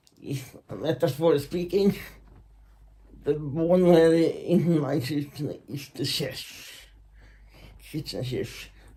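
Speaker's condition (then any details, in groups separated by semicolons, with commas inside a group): Secondary intracranial hypertension; progressive, long misdiagnosed as cerebral palsy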